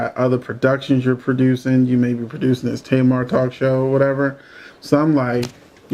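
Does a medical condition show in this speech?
No.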